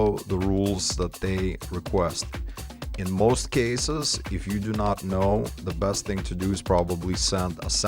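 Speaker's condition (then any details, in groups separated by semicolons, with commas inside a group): No condition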